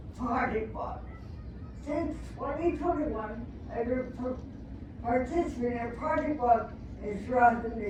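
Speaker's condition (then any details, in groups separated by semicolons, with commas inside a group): Traumatic brain injury; speech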